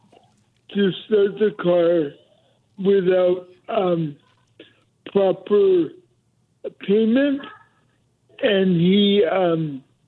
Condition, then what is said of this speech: Cerebral palsy. And the aggression was, if any at all, was in my voice.